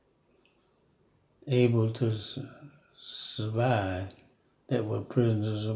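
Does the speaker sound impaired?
Yes: Parkinson's disease; Parkinson's for about 5 years, fallen 19 times in yard, never broken a bone.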